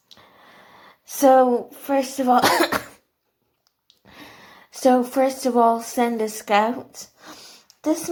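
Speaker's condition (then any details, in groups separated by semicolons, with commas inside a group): Cerebral palsy, athetoid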